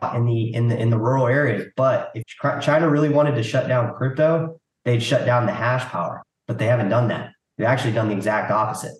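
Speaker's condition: No condition

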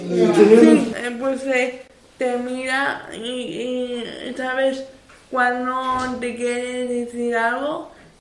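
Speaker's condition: Cerebral palsy; wheelchair user, attends Atenpace day centre

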